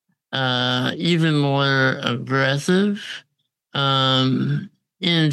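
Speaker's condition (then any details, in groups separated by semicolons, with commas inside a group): Congenital muscular dystrophy; uses ventilator, goes out downtown independently with ventilator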